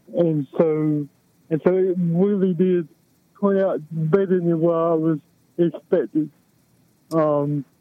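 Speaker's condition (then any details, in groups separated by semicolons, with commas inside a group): Cerebral palsy; affects movement, balance and posture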